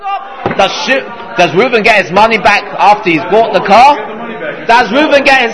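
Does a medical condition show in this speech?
No.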